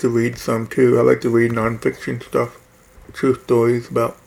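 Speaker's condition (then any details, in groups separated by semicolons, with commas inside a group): Hearing loss; music enjoyed less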